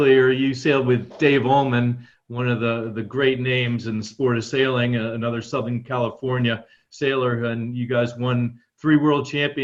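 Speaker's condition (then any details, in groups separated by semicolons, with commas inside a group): No condition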